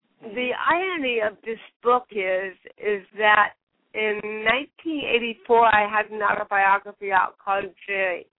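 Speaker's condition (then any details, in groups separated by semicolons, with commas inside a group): Cerebral palsy; lifelong, since birth, car ran onto parents' lawn when mother six months pregnant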